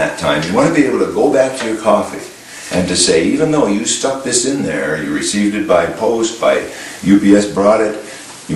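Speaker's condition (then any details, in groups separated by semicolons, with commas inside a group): No condition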